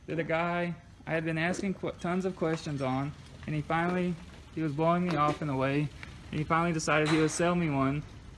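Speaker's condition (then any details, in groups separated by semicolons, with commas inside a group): No condition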